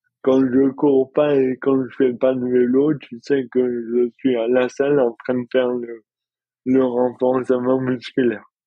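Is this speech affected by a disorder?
Yes: dystonia; from birth, involuntary contractions, affects fine motor skills; bouts of heavy daytime fatigue.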